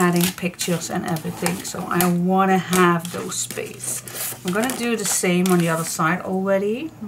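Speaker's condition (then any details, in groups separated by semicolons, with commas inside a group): No condition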